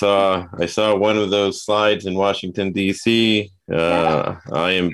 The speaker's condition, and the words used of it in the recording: No condition.